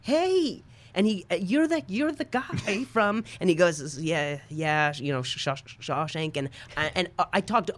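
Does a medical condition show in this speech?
Yes: stutter; acquired after softball injury playing shortstop about four years ago, told it was vocal contusion, mostly neurological; worse on stage when rushing and trying harder, occurs over phone, different cadence, throat shake; here repeated sounds, repeated words.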